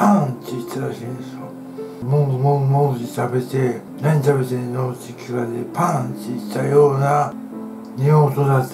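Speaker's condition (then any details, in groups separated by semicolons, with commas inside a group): Tongue cancer, partial glossectomy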